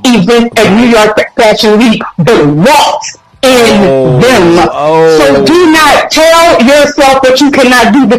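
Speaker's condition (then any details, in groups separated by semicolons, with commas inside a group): Stutter; stutter since age 3; prolonged sounds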